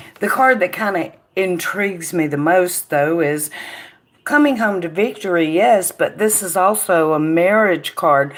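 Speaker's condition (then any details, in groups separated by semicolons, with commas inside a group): No condition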